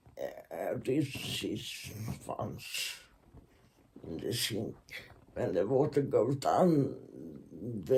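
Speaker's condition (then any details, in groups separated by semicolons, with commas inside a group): Secondary intracranial hypertension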